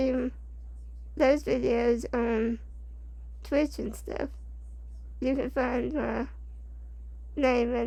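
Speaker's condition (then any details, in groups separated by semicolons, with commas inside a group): Spinal muscular atrophy type 2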